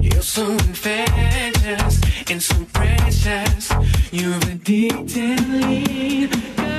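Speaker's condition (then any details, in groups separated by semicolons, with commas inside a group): No condition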